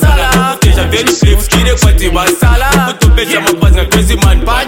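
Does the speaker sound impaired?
No.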